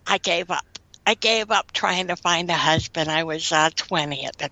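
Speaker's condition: Cleft lip and palate, severe

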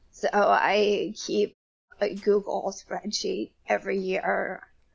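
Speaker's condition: Spasmodic dysphonia; voice cracking

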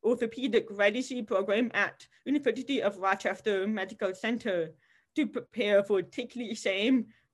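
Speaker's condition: Deafness; cannot hear anything

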